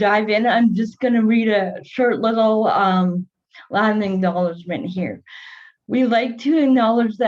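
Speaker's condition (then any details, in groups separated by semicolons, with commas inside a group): Cerebral palsy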